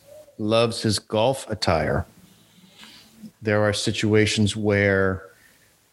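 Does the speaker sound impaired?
No.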